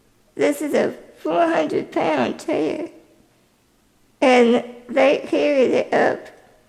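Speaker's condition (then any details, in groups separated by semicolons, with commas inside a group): Spinal muscular atrophy type 2; type 2, uses wheelchair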